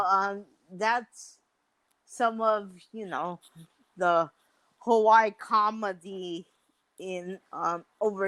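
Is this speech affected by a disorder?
Yes: mild cerebral palsy.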